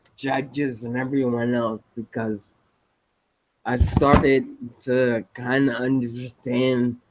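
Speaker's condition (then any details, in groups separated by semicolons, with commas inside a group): Spinocerebellar ataxia type 7, SCA7; progressive degenerative, impairs walking, balance, coordination, speech; diagnosed several years ago, no wheelchair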